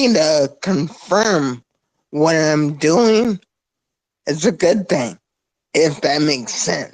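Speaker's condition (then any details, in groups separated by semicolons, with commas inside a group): Spinocerebellar ataxia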